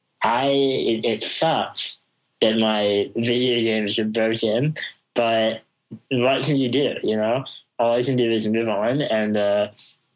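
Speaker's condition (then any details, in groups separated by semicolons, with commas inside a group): Spinal muscular atrophy; congenital progressive wasting, never walked, crawled or sat unassisted, wheelchair from age 2, little limb control; progressive weakness affecting every muscle including legs, arms, jaw and tongue; jaw and tongue weakness affects speech, sounds mumbly, sometimes difficult to understand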